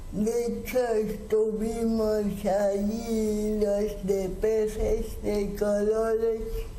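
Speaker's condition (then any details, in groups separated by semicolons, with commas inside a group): Cerebral palsy; speaks with difficulty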